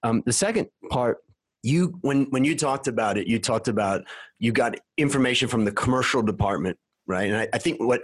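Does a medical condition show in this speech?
No.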